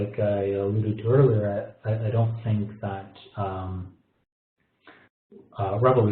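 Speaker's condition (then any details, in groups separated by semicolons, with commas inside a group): No condition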